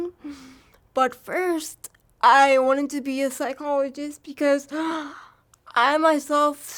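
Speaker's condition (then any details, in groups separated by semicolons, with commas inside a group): Cerebral palsy; from birth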